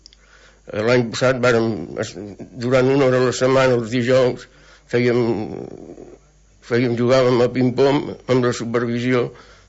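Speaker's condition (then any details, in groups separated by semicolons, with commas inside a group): Parkinson's disease; brain stops making dopamine affecting psychomotor function, diagnosed 12 years ago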